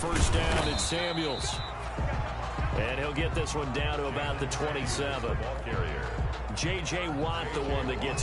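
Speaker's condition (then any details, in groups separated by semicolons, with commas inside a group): No condition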